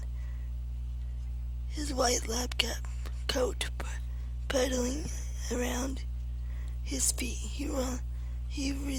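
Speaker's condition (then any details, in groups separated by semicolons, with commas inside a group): Cerebral palsy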